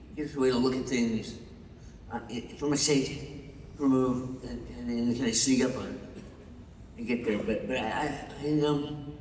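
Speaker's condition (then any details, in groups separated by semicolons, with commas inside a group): Parkinson's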